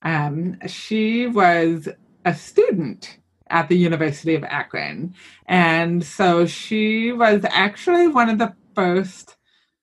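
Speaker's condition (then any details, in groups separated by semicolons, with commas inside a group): Hearing loss with cochlear implant; decided on implant because hearing had decreased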